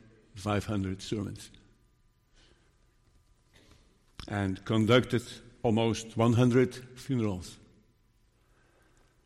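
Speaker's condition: Parkinson's disease; diagnosed 5 years ago

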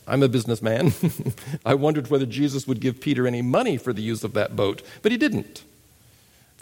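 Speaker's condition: No condition

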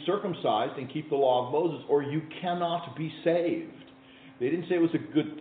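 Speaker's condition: No condition

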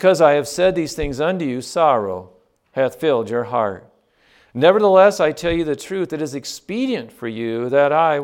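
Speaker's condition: No condition

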